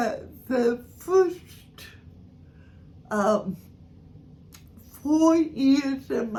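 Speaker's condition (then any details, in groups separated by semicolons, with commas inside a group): Cerebral palsy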